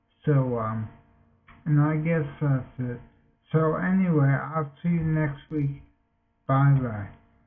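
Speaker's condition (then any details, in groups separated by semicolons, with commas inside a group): Multiple sclerosis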